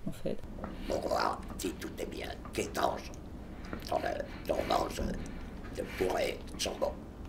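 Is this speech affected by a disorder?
Yes: total laryngectomy, oesophageal; larynx removed; unable to speak three weeks post-surgery, learned esophageal voice.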